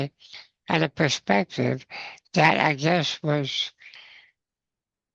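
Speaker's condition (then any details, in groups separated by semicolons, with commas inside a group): Spinal muscular atrophy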